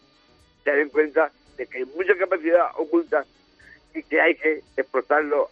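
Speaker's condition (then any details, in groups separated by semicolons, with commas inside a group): Down syndrome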